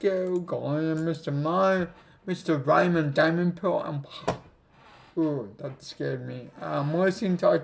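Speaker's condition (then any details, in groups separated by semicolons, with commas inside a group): Cerebral palsy; affects legs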